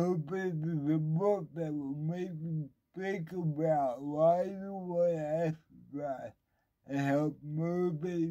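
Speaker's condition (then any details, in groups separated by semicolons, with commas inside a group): Cerebral palsy; more than 30 years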